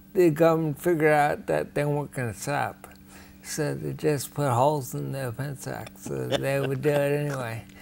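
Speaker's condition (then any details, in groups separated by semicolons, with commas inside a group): Ataxia; rare, progressive; diagnosed mid-twenties, about 18 years, near wheelchair need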